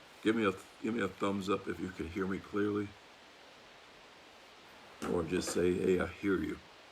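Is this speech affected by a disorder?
No.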